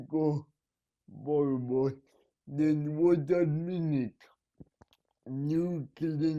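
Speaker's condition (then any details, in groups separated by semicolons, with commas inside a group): Cerebral palsy; needs help at night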